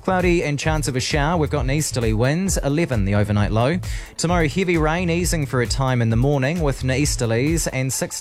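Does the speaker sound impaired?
No.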